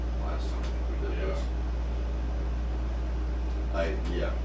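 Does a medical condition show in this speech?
No.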